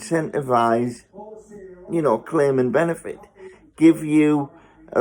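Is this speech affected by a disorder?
Yes: spastic cerebral palsy.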